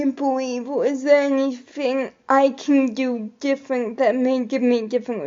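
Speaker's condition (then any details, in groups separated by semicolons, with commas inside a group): Cerebral palsy; quadriplegic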